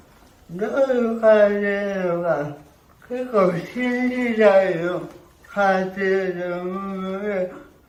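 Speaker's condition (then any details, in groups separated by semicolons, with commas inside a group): Cerebral palsy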